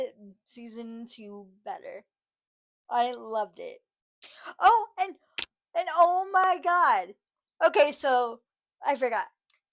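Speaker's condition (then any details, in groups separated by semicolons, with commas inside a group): Cerebral palsy, spastic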